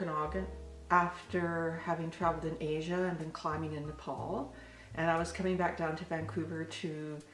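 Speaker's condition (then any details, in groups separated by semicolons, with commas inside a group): No condition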